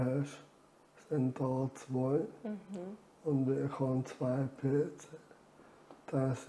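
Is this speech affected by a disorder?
Yes: amyotrophic lateral sclerosis.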